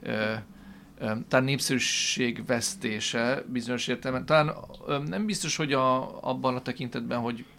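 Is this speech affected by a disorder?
No.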